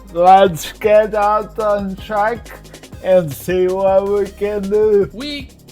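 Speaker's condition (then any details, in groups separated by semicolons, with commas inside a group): Cerebral palsy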